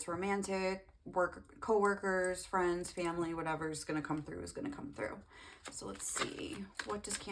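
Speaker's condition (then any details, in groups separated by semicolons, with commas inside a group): No condition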